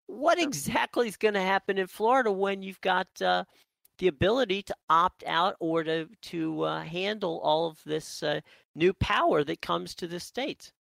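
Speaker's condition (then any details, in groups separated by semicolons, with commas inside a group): No condition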